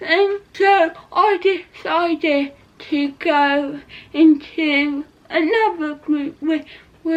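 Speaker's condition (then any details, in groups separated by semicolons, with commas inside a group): Cerebral palsy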